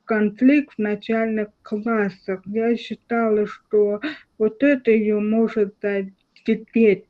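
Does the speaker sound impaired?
Yes: cerebral palsy, spastic diplegia; caused by birth trauma; more or less stable.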